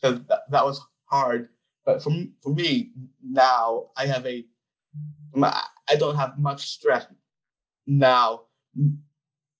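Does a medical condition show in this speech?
Yes: Down syndrome; adult man, about 25; called very articulate by host, gave TEDx talk, runs public speaking business.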